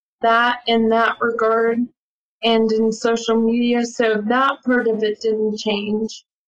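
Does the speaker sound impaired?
Yes: ALS; attends ALS clinic.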